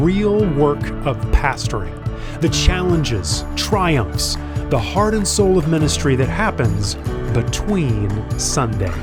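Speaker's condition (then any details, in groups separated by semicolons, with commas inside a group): No condition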